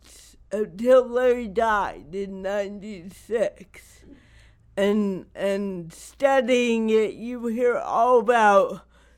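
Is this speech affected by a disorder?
Yes: cerebral palsy; not degenerative.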